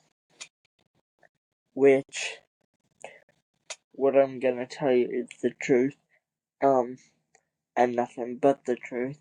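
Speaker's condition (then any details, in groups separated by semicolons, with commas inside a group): Cerebral palsy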